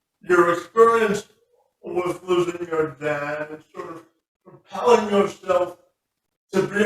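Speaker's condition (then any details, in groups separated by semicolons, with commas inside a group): Cerebral palsy; from birth, never walked normally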